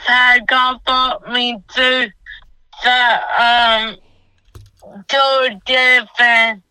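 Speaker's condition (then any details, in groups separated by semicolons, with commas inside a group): Cerebral palsy; doctor told mother of diagnosis, self-described as half-CP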